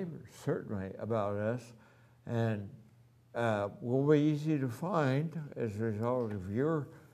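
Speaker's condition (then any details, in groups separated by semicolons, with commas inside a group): Ataxia; voice somewhat affected since last year, voice therapy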